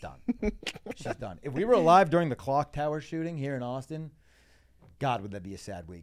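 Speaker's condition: No condition

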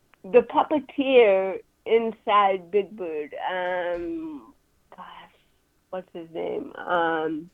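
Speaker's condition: Cerebral palsy; cerebral palsy from birth

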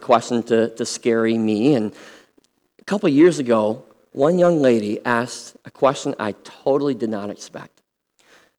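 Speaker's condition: Cleft lip and palate; congenital

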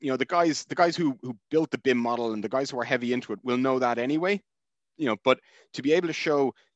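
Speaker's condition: No condition

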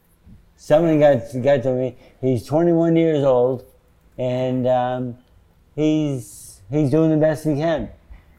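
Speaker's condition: Parkinson's disease; sometimes

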